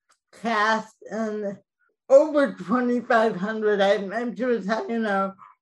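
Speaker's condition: Cerebral palsy, mild; speech mildly affected

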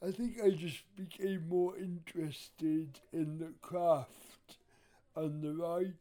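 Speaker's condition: Cerebral palsy; wheelchair user

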